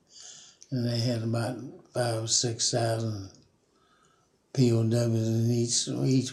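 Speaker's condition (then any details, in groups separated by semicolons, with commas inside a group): Parkinson's disease; never broken a bone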